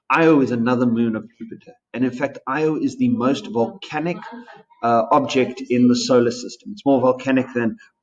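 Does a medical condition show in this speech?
No.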